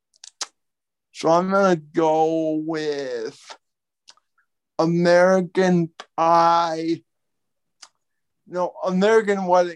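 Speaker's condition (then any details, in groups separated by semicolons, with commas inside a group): Cerebral palsy; quadriplegic, wheelchair user, can chew and eat solid food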